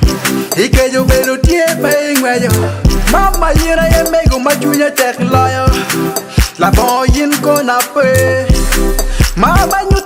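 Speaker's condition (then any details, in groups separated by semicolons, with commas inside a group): No condition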